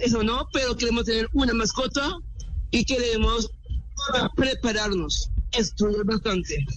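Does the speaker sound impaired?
Yes: Down syndrome; frequent word and phrase repetitions, fillers, hesitations, fragmented sentences.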